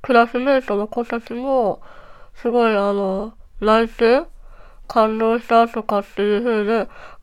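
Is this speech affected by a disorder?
Yes: Treacher Collins syndrome, cleft palate; may be hard to understand due to cleft palate.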